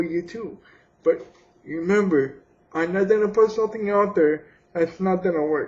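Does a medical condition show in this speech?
Yes: cerebral palsy.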